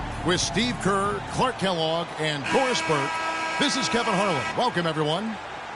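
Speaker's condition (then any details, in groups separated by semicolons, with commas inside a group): No condition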